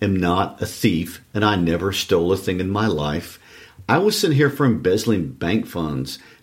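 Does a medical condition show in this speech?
No.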